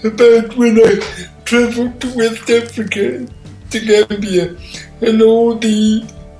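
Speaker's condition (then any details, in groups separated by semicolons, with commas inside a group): Cerebral palsy; listeners hesitant to ask for repeats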